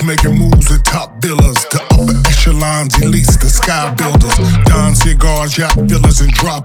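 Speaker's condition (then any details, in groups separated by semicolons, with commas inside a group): No condition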